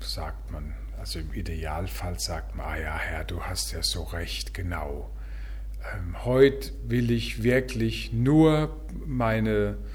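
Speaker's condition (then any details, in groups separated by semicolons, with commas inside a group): No condition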